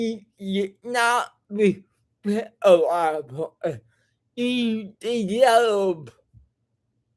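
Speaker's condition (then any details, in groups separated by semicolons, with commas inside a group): Cerebral palsy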